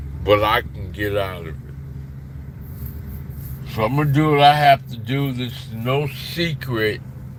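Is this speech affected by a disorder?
Yes: slurred speech.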